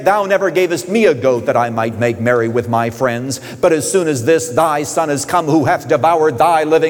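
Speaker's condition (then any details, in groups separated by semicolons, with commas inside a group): No condition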